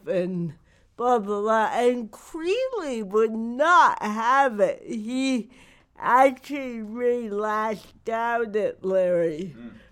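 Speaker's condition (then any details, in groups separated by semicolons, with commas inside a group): Cerebral palsy; not degenerative, lack of muscle control and spasticity, wears down with age, especially without yoga or exercise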